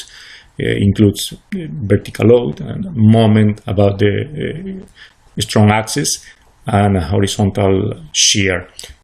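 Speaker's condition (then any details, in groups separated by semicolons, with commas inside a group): No condition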